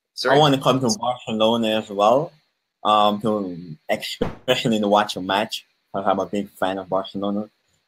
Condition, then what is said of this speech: Cleft palate. You know, I was born with cleft palate, like a speech impediment, and that still didn't hold me back from, you know what I mean, doing it.